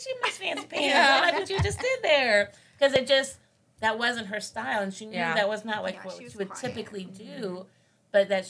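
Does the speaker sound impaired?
No.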